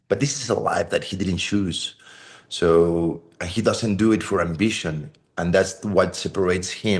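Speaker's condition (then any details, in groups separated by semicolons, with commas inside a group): No condition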